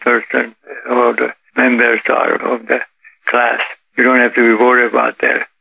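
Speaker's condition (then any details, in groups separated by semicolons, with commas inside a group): Parkinson's disease; walks 3 miles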